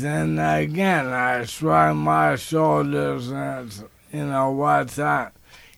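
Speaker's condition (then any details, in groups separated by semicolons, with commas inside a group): ALS; diagnosed about one year ago, needs help getting dressed, cannot tie own shoes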